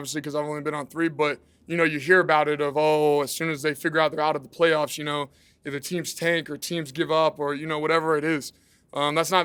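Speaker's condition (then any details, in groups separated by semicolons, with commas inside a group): No condition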